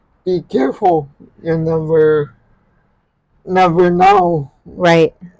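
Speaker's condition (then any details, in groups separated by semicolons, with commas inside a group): Cerebral palsy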